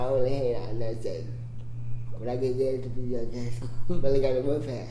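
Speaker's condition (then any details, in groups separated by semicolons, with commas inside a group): Cerebral palsy; congenital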